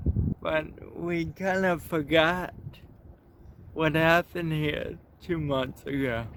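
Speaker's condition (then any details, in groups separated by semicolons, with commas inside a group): Cerebral palsy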